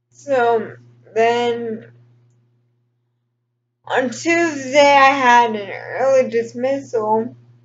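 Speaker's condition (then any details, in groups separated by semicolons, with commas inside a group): Cerebral palsy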